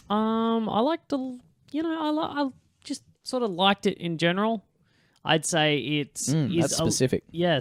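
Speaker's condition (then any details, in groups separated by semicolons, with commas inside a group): No condition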